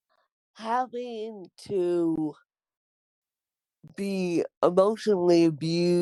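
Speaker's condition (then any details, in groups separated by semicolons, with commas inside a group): Cerebral palsy, mixed, moderate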